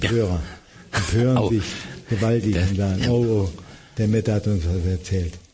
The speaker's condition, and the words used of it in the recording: Parkinson's disease. Könnt ihr ein bisschen die Stimme bei ihm ein klein bisschen lauter machen?